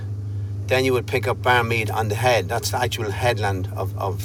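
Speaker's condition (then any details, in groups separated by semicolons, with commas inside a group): No condition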